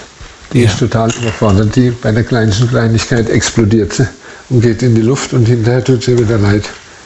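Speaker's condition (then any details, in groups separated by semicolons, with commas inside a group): Parkinson's disease; 15 years since diagnosis, 20 since first symptom, symptom-suppressing medication, physiotherapy, near-falls daily, needs care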